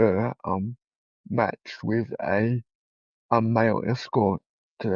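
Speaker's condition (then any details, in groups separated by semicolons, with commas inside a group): Cerebral palsy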